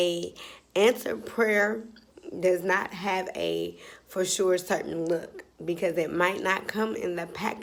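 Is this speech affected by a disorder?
Yes: cerebral palsy, spastic.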